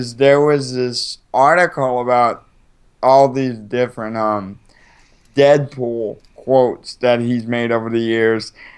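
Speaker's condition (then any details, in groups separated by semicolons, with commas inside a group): Cerebral palsy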